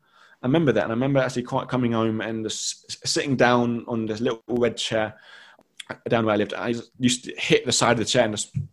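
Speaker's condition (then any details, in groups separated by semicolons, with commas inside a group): Stutter; childhood onset, also coordination difficulties; stuttered and could not pronounce words as child, speech slow to develop, biggest childhood challenge, teased; prolonged sounds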